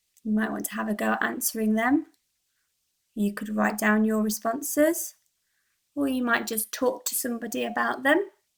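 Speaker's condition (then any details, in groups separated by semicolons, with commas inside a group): No condition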